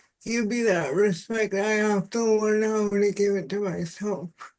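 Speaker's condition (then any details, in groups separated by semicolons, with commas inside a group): Cerebral palsy; voice harder to understand, voice assistants fail recognition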